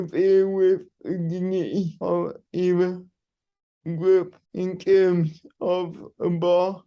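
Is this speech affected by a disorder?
Yes: cerebral palsy; wheelchair user.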